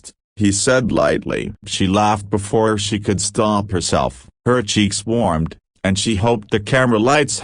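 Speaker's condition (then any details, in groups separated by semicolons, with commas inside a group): No condition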